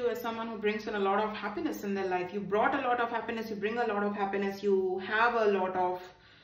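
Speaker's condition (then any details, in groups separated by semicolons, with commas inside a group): No condition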